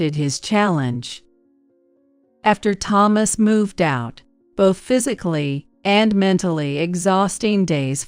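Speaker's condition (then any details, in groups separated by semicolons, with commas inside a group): No condition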